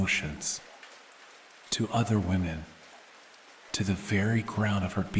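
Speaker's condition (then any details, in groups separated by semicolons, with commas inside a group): No condition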